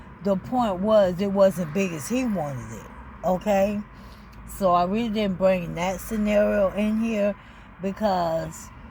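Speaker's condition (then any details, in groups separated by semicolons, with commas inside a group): ALS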